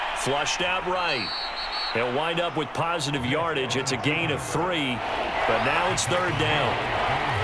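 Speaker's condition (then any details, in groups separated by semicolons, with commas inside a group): No condition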